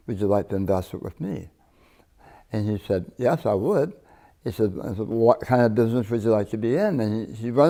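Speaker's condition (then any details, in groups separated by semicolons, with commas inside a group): Partial glossectomy for tongue cancer; tongue cancer, one third of tongue removed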